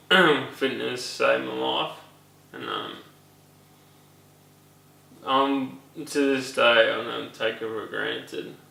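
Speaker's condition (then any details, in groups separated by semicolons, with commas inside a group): Brain injury; caused by accident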